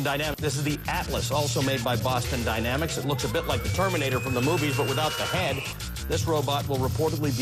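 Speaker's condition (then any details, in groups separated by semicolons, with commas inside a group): No condition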